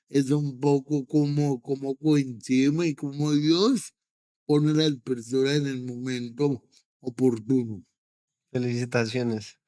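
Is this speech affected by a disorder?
Yes: cerebral palsy.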